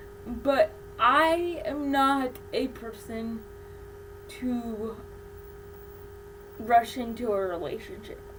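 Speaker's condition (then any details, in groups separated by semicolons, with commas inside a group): Cerebral palsy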